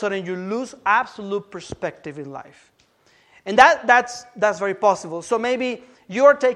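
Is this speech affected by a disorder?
No.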